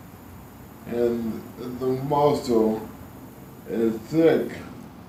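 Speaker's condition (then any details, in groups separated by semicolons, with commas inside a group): ALS; severe violent spasticity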